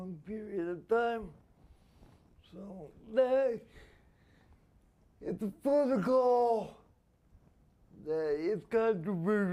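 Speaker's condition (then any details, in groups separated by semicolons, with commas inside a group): Spastic quadriplegia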